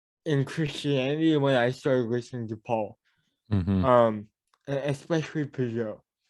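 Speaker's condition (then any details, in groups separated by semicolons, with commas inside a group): Cerebral palsy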